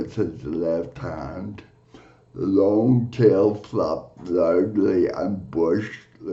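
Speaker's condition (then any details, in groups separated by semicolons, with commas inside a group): Cerebral palsy; from birth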